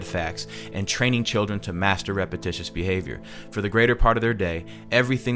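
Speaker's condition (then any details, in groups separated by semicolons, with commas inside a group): No condition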